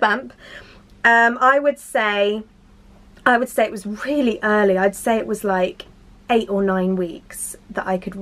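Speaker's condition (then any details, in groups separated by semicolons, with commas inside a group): No condition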